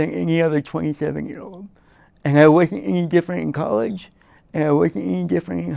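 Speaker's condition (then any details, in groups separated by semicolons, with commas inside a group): Spastic quadriplegic cerebral palsy; spastic quadriplegic, from birth, limbs and body tight, wheelchair; affects speech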